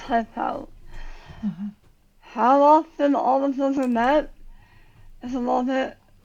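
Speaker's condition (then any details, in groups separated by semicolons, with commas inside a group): Tongue cancer surgery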